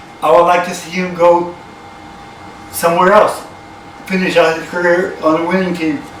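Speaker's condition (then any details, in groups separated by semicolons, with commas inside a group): Cerebral palsy; from birth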